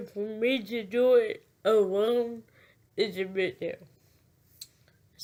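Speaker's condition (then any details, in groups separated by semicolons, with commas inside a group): Cerebral palsy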